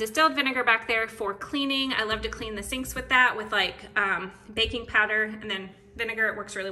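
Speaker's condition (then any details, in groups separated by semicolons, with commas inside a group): No condition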